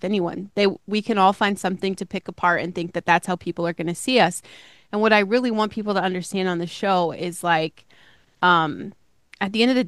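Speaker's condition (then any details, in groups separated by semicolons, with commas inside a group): No condition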